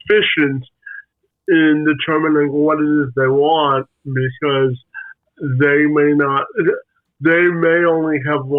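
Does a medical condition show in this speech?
Yes: spastic quadriplegic cerebral palsy.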